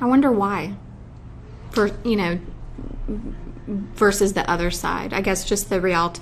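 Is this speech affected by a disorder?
No.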